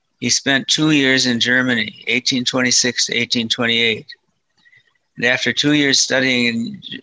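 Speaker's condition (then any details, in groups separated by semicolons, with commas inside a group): Parkinson's disease, mild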